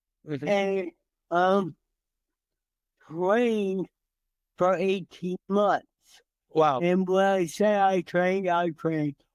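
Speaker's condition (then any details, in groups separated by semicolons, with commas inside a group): Cerebral palsy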